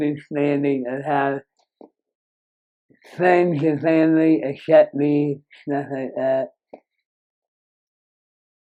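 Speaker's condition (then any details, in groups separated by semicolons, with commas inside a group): Moebius syndrome; severe nerve damage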